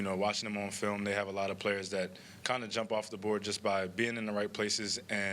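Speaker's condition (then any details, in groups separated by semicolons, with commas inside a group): No condition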